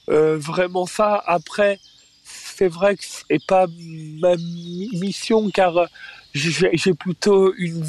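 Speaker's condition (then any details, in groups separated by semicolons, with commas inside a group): Stuttering; stuttering diagnosed at age 4, first misdiagnosed as Gilles de la Tourette by a psychiatrist; stutters while performing stand-up; stuttering part of comedy act, described as never really a problem; repeated sounds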